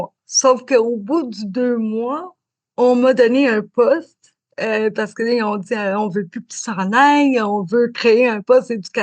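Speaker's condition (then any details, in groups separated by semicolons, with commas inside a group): Cerebral palsy; spastic diplegic, from birth, many operations, walks with crutches; learning to speak was challenging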